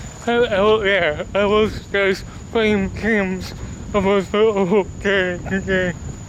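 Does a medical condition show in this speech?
Yes: cerebral palsy; speech disability.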